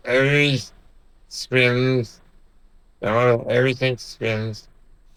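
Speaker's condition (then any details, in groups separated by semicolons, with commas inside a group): Duchenne muscular dystrophy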